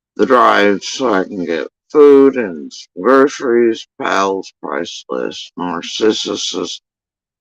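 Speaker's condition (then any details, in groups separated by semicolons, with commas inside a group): Facial paralysis after surgery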